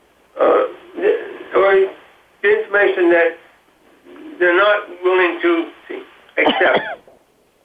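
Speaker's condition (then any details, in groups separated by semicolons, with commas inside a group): Parkinson's disease; very painful, frustrating, attacks jaw and hands, physical therapy with Kevin Linde, exercise bike, swimming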